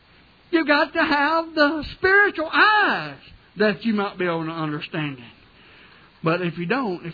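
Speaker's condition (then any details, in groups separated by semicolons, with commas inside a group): No condition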